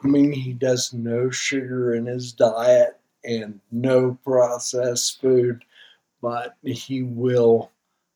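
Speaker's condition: Spinocerebellar ataxia type 3, SCA3 (Machado-Joseph disease); inherited CAG repeat affecting cerebellum, onset noticed as stumbling while marathon training, affects gait, fine motor skills, mood; symptomatic, no current treatment, hoping ASO (antisense oligonucleotide) therapy halts progression without reversing symptoms; speech somewhat distorted, swallowing affected, chokes when swallowing

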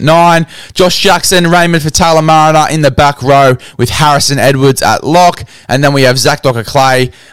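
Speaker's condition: No condition

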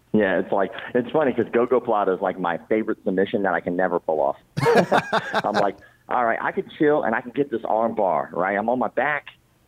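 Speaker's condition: Cleft palate; congenital

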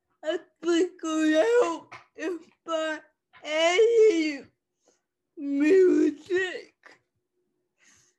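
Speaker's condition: Cerebral palsy; cerebral palsy since childhood

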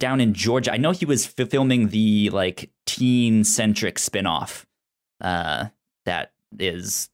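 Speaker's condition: Stutter; self-reported stutter; expects stutter to be an obstacle for some listeners; prolonged sounds

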